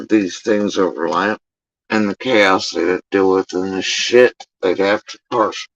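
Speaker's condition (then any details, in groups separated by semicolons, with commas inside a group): Facial paralysis after surgery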